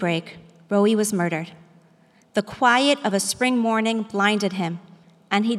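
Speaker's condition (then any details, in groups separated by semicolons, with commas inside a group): No condition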